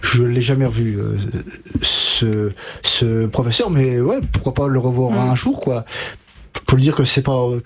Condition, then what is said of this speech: Stuttering. Donc là par exemple j'ai des blocages et j'ai des répétitions, mais auparavant, avant que je fasse ce gros travail orthophonique,